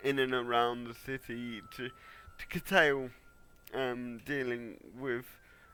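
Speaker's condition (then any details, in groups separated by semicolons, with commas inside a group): Cerebral palsy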